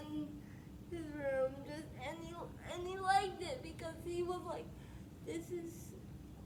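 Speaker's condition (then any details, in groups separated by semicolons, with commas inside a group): Spastic quadriplegic cerebral palsy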